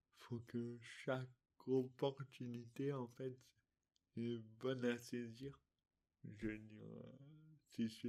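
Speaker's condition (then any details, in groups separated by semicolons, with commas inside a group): Dystonia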